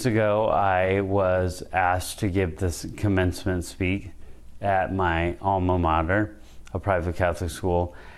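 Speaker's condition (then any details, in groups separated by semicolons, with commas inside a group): ALS; diagnosed one year ago; little time left; voice noticeably abnormal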